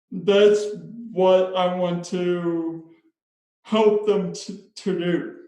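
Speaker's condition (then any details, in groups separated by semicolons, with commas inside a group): Spastic cerebral palsy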